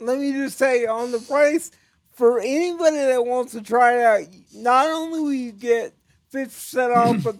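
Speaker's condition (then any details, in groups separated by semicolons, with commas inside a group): Cerebral palsy; chronic pain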